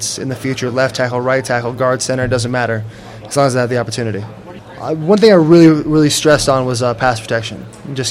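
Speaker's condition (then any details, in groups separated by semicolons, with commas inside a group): No condition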